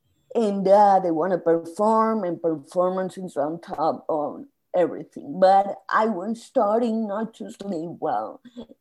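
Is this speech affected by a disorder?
Yes: spasmodic dysphonia; voice lost.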